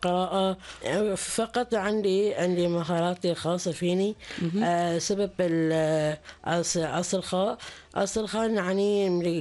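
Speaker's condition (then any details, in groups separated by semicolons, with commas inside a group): Down syndrome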